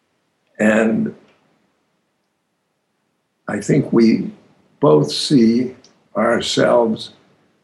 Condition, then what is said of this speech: Aphasia. And here now, as you speak, your words come out slowly.